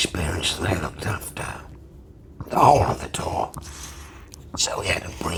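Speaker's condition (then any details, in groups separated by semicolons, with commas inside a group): Laryngectomy; permanent tracheostomy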